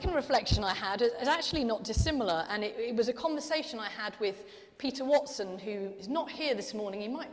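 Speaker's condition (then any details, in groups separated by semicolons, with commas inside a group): No condition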